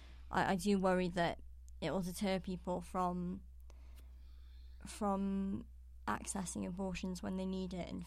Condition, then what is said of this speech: Cleft palate. Oh, I just had a frog in my throat.